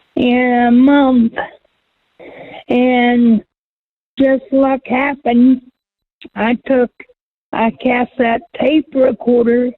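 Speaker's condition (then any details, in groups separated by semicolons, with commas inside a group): Cerebral palsy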